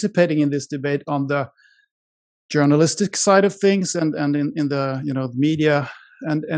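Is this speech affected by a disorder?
No.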